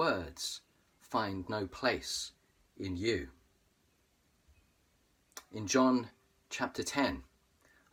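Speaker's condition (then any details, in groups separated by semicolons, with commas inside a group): No condition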